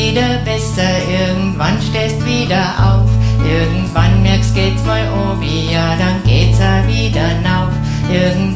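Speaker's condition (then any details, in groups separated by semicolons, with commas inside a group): No condition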